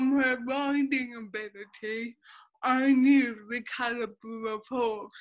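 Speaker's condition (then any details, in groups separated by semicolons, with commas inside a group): Cerebral palsy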